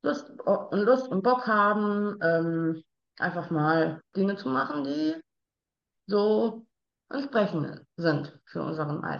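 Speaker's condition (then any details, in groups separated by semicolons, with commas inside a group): Down syndrome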